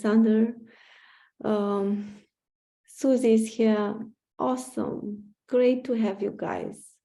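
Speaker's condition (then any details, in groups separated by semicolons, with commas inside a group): No condition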